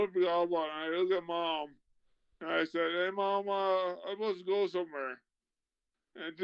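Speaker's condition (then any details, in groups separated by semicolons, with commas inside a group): Traumatic brain injury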